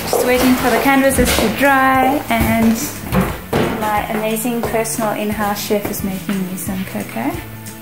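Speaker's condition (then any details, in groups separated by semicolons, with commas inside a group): No condition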